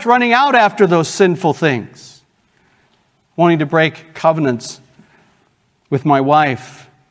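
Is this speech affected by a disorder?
No.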